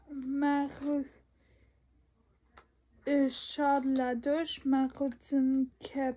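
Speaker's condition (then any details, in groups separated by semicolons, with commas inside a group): Ataxia; degenerative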